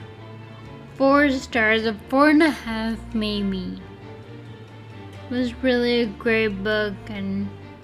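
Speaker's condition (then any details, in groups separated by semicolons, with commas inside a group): Friedreich's ataxia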